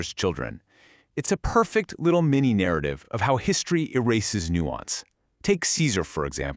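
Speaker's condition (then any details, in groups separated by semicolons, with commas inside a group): No condition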